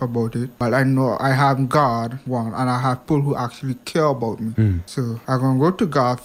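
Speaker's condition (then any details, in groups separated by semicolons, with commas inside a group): Hearing impairment; past speech impediment, ongoing hearing loss; hearing not too great; speech impediment overcome through much speech practice and focused listening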